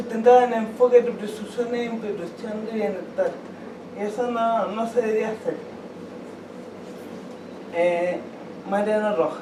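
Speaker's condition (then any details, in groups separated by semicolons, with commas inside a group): Cerebral palsy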